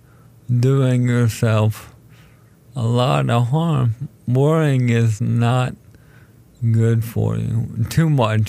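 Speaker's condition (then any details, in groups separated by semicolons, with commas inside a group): ALS; diagnosed almost 4 years ago, told condition is terminal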